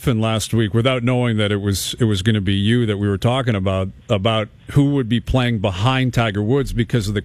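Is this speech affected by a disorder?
No.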